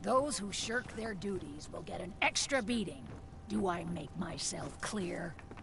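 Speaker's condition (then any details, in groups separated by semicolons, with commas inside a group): No condition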